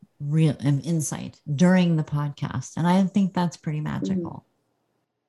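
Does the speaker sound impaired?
Yes: cleft lip and palate; congenital, present from birth, could not be breastfed as infant; adult.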